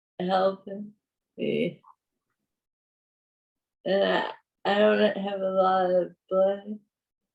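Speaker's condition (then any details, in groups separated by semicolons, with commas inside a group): Parkinson's; awake brain surgery; about 22 years since diagnosis, later stages; voice weaker than before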